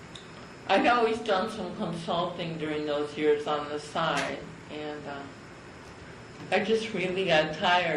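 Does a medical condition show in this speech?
Yes: cerebral palsy; from birth.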